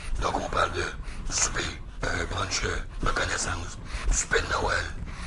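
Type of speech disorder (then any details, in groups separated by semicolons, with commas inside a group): Speech with a voice prosthesis; total laryngectomy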